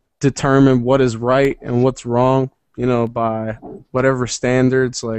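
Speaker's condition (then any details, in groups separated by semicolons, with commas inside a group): No condition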